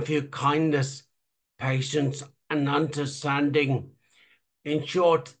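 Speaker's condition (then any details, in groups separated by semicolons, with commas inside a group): Traumatic brain injury; early tracheostomy, no speech, later virtually unintelligible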